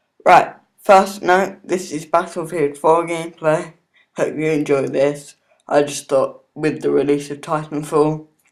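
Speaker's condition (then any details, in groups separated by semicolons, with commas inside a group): Cerebral palsy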